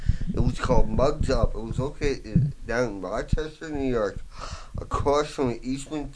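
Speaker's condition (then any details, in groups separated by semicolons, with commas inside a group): Voice box damage, traumatic brain injury; cannot handwrite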